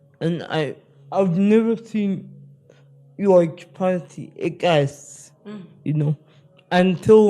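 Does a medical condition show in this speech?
Yes: spastic cerebral palsy.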